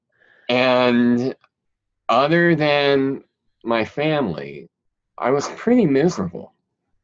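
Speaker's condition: Cleft palate; cleft palate and cleft lip

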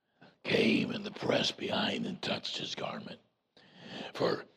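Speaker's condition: Voice box removal needed; vocal cord cancer

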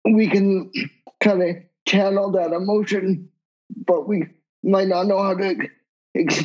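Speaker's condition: Cerebral palsy; wheelchair user

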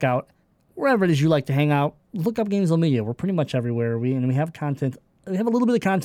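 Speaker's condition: Cleft palate; congenital cleft palate

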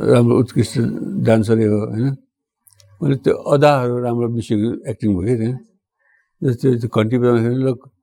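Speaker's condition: Parkinson's disease; small steps hard

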